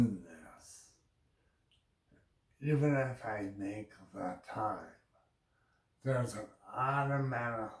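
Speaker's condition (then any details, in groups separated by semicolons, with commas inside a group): Brain injury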